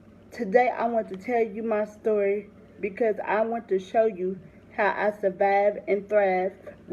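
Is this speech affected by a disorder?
Yes: cerebral palsy; electric wheelchair.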